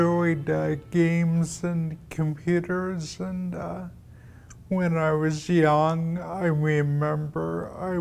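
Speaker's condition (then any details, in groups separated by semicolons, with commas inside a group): Multiple sclerosis; onset at age 34; speech problems, limited endurance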